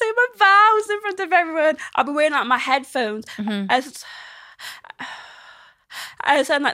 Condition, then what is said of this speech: Stuttering. I will be in a video and I sound like a fluent speaker.